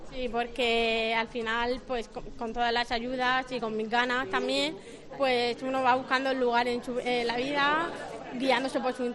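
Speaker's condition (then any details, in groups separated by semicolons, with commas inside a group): Progressive hearing loss; progressive hearing loss diagnosed age three, two hearing aids, left ear profound, cochlear implant at fourteen; cochlear implant plus hearing aid, relies on lip reading, subtitles, FM system, magnetic loop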